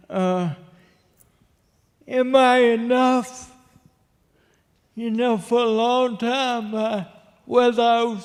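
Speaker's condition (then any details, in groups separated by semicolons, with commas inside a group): Cerebral palsy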